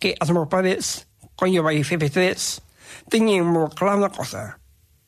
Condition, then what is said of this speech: Down syndrome. Perquè, clar, jo soc molt parlador.